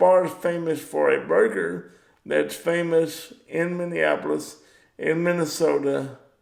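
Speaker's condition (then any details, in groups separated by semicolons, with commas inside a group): Cerebral palsy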